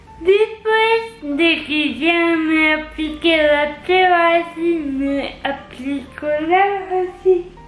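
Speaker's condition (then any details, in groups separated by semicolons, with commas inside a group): Cerebral palsy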